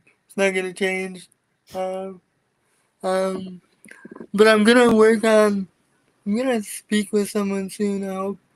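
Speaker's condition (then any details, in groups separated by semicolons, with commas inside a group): Cerebral palsy; from birth, wheelchair user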